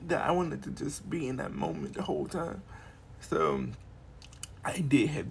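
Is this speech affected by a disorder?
Yes: cerebral palsy; wheelchair user.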